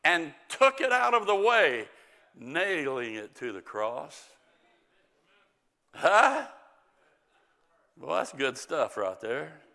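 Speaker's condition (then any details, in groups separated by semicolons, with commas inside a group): No condition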